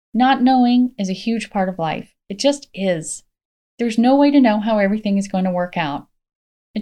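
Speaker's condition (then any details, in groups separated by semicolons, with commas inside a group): No condition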